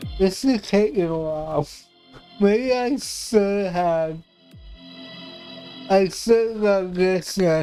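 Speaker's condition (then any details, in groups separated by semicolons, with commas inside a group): Cerebral palsy; affects voice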